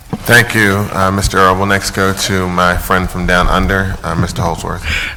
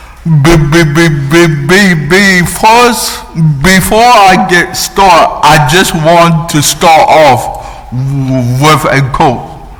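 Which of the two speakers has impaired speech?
The second: cerebral palsy.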